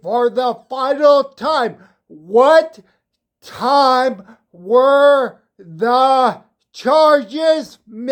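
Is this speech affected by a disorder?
Yes: spinocerebellar ataxia; speech sounds drunk.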